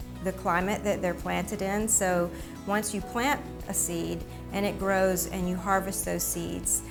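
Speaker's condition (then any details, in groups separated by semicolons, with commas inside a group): No condition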